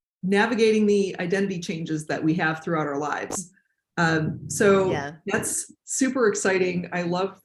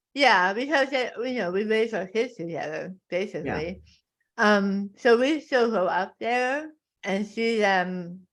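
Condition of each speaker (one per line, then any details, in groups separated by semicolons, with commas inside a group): No condition
Tongue cancer; stage four tongue carcinoma, half tongue removed; one year post surgery, radiation and chemotherapy; voice changed and abnormal, tracheotomy affected speech, past feeding tube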